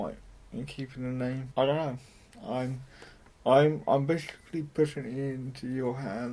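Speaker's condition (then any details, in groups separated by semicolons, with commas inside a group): Cerebral palsy, mild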